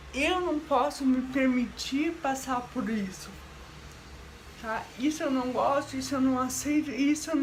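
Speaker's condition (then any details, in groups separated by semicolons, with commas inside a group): Cerebral palsy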